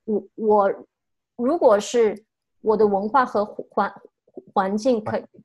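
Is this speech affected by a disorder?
Yes: stuttering; since childhood, not yet overcome, may never overcome; still stutters; no stuttering when talking to self, stutters when talking with others; here repeated sounds, repeated words.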